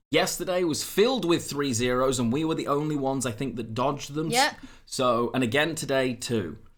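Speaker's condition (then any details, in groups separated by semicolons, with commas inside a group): No condition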